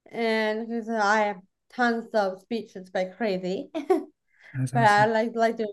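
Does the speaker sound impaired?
Yes: Down syndrome; Down syndrome from birth, born without esophagus, blocked bowel, surgery right after birth, cord wrapped around throat three times; may be a little hard to understand, mother helps a little, host understood nearly everything, host once asked for a repeat.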